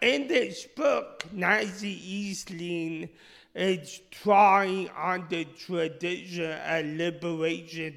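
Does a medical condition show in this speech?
Yes: speech impediment; initially misdiagnosed.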